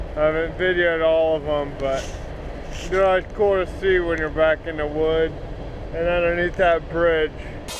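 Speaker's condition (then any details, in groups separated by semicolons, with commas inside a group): Cerebral palsy; spastic, affects walking and legs; rides bike, hikes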